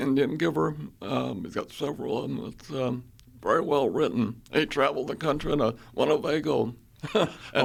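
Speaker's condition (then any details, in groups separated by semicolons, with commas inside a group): Spasmodic dysphonia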